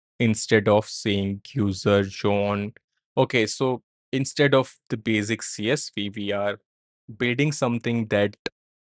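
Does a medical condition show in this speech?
No.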